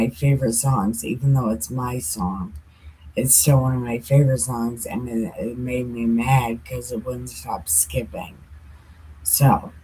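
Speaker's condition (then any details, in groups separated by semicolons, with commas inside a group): Brain injury; right side numb including tongue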